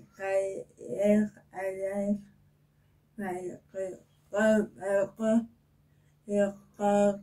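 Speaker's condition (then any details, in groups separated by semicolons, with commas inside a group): Cerebral palsy; since birth, brain injury from preterm birth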